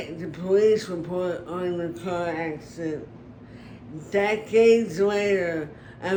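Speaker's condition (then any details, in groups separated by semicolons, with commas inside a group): Brain injury; could not blow out candles for years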